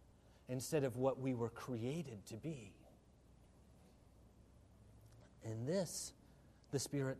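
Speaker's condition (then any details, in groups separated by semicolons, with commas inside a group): No condition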